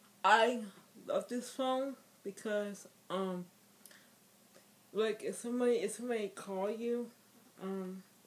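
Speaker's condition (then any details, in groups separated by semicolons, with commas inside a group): Speech impairment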